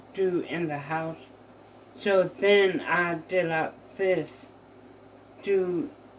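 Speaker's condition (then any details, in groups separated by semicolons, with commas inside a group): Mild cerebral palsy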